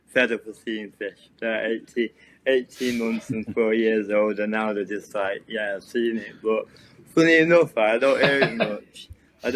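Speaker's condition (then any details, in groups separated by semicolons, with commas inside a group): Cerebral palsy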